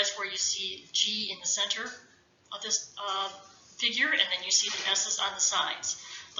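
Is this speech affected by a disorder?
No.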